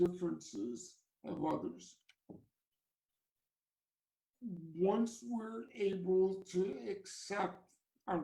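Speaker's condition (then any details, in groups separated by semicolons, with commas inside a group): Cerebral palsy; from birth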